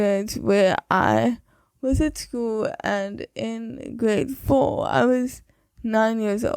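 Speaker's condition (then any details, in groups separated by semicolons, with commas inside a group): Cerebral palsy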